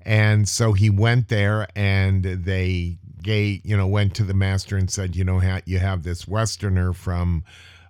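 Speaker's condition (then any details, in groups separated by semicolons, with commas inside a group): No condition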